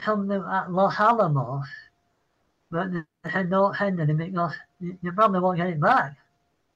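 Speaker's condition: Parkinson's; apologizes mid-sentence, citing Parkinson's

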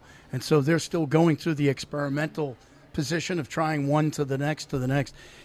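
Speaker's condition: No condition

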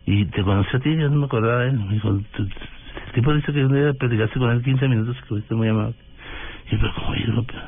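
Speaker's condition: Parkinson's disease; running and tennis exercise prescribed

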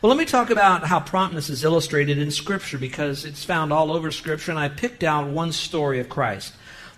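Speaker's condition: No condition

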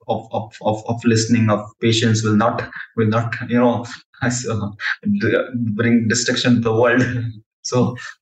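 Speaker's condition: Stammer; self-identified dyspraxia, no formal diagnosis due to cost; stammers when nervous; blocks, stammers more when nervous, previously often able to hide stammer; repeated words

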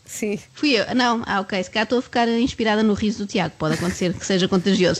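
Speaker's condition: No condition

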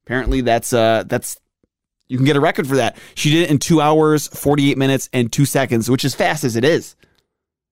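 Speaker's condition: No condition

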